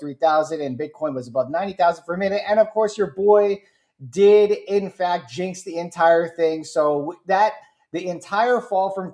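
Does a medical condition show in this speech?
No.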